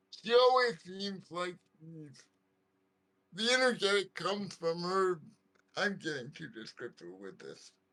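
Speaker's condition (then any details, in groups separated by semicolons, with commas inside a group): Cerebral palsy; right side weaker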